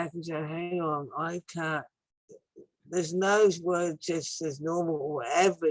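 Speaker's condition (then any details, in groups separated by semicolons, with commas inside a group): Acquired brain injury; traumatic brain injuries, car accident, congenital corpus callosum disorder; tires easily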